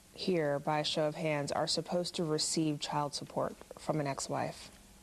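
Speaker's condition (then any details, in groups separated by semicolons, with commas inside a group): No condition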